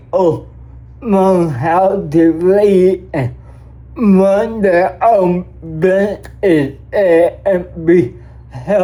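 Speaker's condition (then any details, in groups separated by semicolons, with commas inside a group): Cerebral palsy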